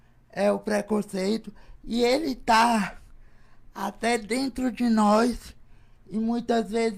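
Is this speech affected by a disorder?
Yes: cerebral palsy.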